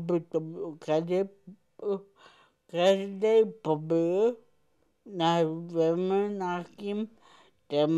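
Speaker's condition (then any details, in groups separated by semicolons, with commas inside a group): Cerebral palsy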